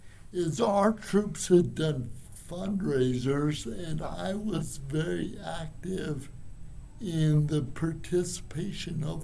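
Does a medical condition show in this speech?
Yes: cerebral palsy; from birth.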